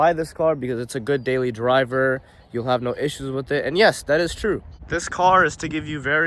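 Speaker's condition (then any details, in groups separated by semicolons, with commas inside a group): No condition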